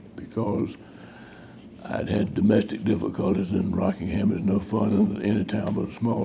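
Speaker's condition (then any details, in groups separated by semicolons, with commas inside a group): Parkinson's disease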